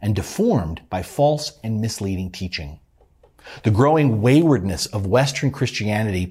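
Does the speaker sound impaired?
No.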